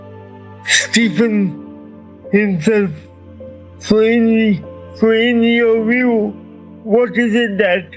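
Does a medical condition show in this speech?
Yes: cerebral palsy.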